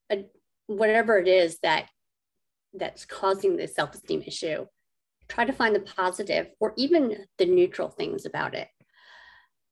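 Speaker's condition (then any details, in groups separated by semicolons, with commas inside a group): Cleft lip and palate; adult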